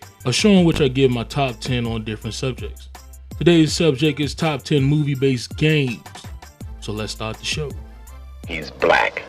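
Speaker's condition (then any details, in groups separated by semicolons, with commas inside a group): No condition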